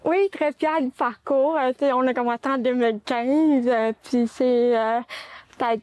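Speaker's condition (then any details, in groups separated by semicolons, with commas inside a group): Cerebral palsy; needs help with daily tasks, needs accompaniment at work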